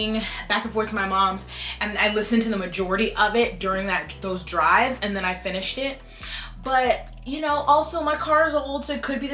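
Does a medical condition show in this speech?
No.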